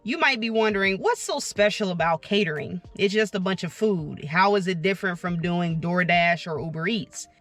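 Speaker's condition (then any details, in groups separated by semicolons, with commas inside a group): No condition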